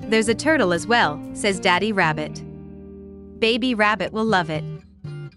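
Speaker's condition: No condition

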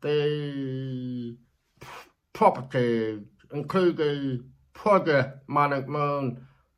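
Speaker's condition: Deafness, born deaf; lip reads

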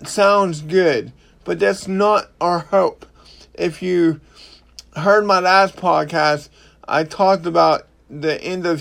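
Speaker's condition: Cerebral palsy; ongoing, not healed

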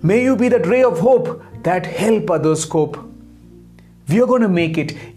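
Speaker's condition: No condition

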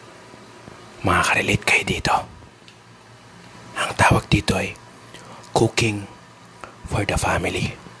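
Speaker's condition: No condition

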